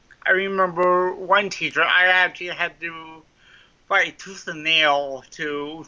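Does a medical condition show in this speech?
Yes: cerebral palsy; mild form, lifelong, slow running, about 21 minutes per mile, trouble writing with hands; speech impairment, likens own voice to drive-through speaker box, may sound drunk.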